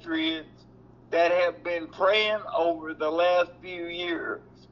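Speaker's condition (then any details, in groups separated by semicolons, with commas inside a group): Cerebral palsy; mobility affected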